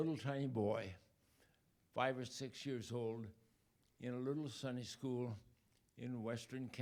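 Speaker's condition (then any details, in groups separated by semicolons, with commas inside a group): ALS; body weakening, 2 years since onset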